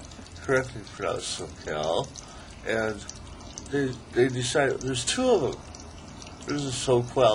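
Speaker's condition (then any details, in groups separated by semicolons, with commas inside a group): ALS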